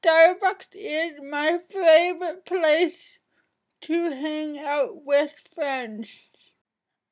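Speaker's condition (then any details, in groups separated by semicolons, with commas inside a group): Cerebral palsy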